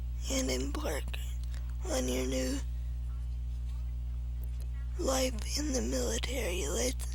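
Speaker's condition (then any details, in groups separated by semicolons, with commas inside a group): Cerebral palsy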